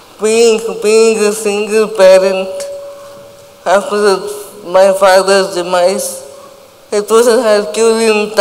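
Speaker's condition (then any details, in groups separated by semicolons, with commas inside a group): Cerebral palsy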